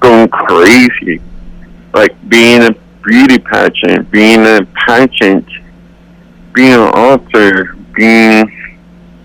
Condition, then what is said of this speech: Cerebral palsy. Hey, I don't care about my voice anymore. This is my voice. That's it.